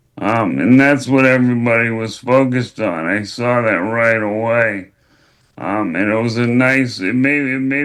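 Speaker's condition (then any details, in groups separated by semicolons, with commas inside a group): ALS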